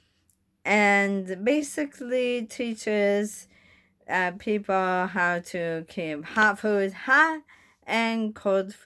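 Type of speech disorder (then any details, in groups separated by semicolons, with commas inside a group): Bulbar dysarthria; bulbar onset ALS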